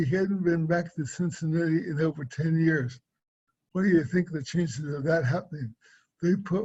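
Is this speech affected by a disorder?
Yes: cerebral palsy; swallowing and speech.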